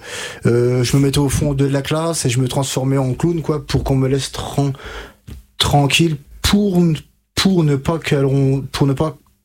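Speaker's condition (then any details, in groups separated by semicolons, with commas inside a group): Stuttering; onset at 5 to 6 years, no childhood speech therapy, therapy begun at 20, age 33; 27 to 28 years since onset, years of therapy with stuttering specialist Catherine Daubier, Nancy; blocks and repetitions, fluency techniques learned, much worse ages 5 to 20, could not finish sentences; repeated sounds, repeated words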